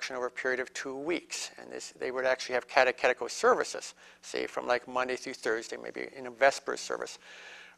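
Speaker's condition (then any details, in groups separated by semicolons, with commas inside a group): No condition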